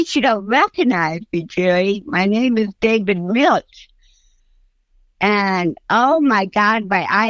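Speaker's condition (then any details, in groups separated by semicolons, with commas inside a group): Cerebral palsy; since early childhood; Botox treatment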